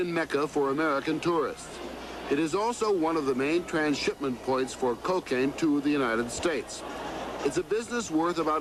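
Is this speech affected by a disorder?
No.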